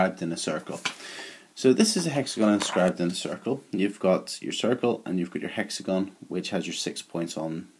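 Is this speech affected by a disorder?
No.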